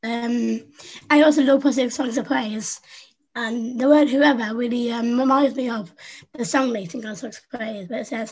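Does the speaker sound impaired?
Yes: Down syndrome; adult woman, 25.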